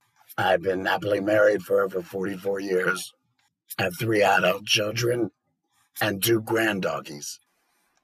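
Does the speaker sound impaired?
Yes: total laryngectomy; no larynx or vocal folds, permanent stoma, tracheoesophageal voice prosthesis placed seven months later; tracheoesophageal puncture about 8 millimeters, can aspirate through prosthesis leaks, one prosthesis used four years; speaks by forcing lung air through prosthesis flap into esophagus, esophageal segment changes speech.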